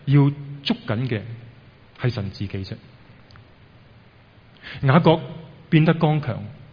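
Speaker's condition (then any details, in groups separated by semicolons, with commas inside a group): No condition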